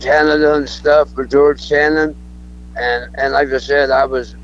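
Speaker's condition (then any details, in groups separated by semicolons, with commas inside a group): Throat cancer; alive and well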